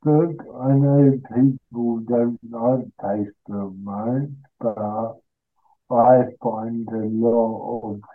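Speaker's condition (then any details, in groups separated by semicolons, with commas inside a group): Cerebral palsy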